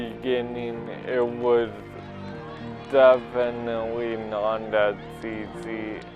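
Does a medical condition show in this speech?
Yes: cerebral palsy; from birth, diagnosed about age three, affects walking and running.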